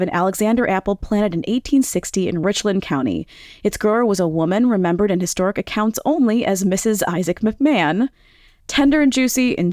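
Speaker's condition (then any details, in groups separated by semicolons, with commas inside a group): No condition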